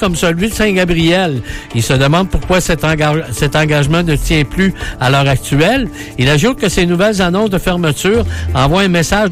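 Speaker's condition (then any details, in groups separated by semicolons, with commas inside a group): No condition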